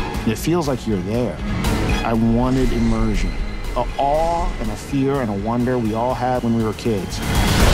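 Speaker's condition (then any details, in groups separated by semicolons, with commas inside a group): No condition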